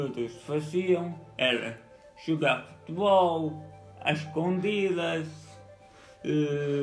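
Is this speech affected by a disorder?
Yes: cerebral palsy.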